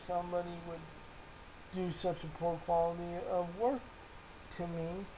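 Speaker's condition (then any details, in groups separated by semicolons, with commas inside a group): Cerebral palsy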